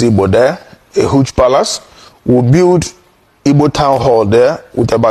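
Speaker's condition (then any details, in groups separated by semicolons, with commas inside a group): No condition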